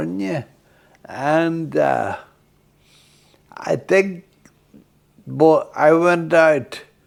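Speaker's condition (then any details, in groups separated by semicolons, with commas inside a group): Friedreich's ataxia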